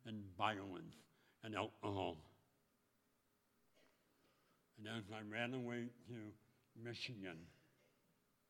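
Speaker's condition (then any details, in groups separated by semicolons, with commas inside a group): Speech impediment; taught tongue movement at 12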